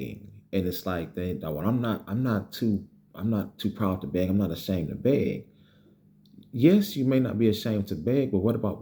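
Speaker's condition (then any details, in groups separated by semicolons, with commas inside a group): No condition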